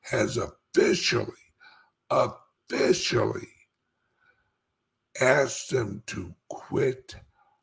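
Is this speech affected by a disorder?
Yes: speech impediment; slight speech impediment.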